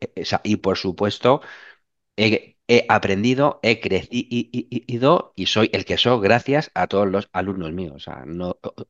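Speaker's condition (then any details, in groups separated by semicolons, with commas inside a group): Stuttering; since childhood; sometimes stutters more than usual in class, pauses, laughs it off; repeated sounds, prolonged sounds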